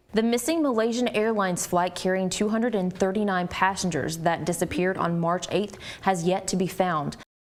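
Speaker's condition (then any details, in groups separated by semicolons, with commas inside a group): No condition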